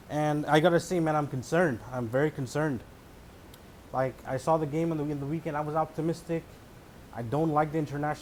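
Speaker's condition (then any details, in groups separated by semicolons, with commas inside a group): No condition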